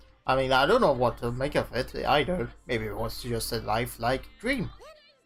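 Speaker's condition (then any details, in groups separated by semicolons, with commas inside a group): No condition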